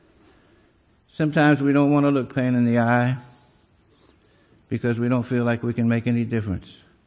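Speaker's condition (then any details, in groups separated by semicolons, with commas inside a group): Parkinson's disease; leg pain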